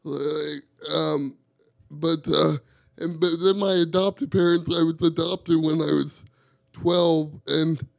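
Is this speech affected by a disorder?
Yes: cerebral palsy; wheelchair user.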